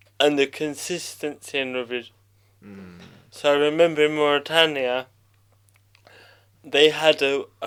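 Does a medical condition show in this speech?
Yes: cerebral palsy.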